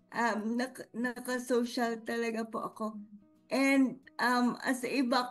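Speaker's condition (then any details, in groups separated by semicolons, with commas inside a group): Cerebral palsy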